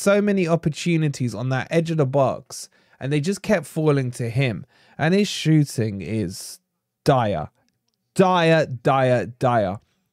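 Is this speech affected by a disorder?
No.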